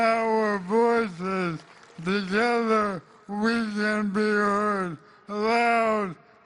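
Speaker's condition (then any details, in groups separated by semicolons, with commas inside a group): ALS; weak voice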